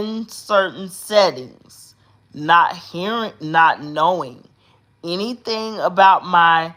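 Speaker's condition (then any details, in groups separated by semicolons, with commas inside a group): Cerebral palsy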